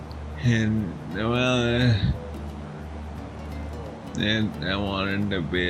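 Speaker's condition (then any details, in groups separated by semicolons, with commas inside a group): Friedreich's ataxia; genetic, nerve-related; swallowing and speaking affected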